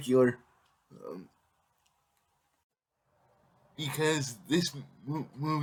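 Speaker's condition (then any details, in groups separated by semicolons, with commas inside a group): Cerebral palsy; affects all muscles; able to speak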